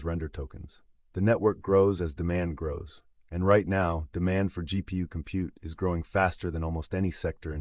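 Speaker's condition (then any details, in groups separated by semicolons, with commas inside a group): No condition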